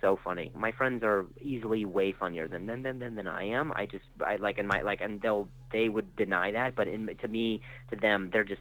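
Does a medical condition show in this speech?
Yes: stutter; acquired stutter after traumatic brain injury and concussion from freak softball injury, motor skills also affected; stutters now, tells audiences early about the stutter to put them at ease; stuttered speech; here repeated sounds, repeated words.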